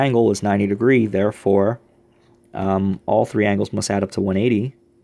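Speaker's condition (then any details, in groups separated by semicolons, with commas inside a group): No condition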